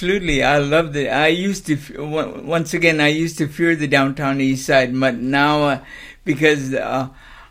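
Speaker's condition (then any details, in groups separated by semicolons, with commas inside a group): Cerebral palsy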